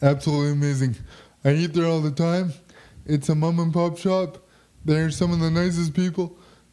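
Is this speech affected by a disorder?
Yes: quad spastic cerebral palsy; spastic quadriplegic cerebral palsy, uses power wheelchair; chronic pain, ongoing spasticity, spastic laughter.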